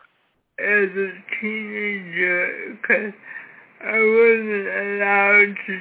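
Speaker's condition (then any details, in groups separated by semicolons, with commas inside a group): Cerebral palsy; severe cerebral palsy from birth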